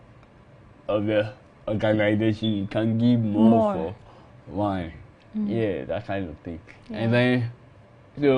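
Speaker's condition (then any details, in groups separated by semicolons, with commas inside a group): Cerebral palsy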